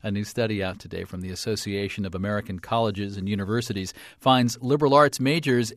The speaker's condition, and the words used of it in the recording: No condition.